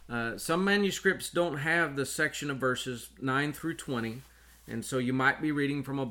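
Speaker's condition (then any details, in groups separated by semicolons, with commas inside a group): No condition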